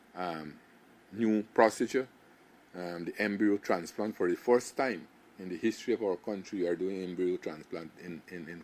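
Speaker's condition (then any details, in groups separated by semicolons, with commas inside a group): No condition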